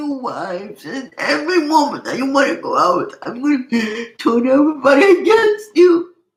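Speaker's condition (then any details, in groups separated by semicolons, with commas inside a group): Cerebral palsy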